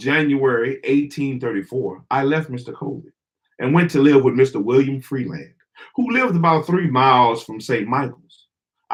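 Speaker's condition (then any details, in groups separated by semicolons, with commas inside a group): No condition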